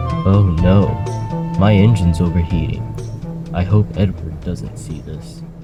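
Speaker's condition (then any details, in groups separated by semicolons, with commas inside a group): No condition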